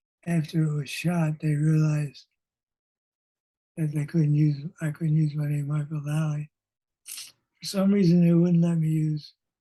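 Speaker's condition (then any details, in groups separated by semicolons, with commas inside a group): Parkinson's disease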